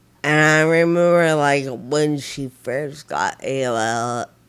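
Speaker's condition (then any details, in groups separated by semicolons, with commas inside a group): Friedreich ataxia; progressive nerve damage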